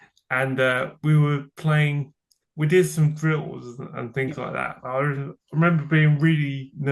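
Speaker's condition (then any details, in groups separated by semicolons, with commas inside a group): Cerebral palsy; from birth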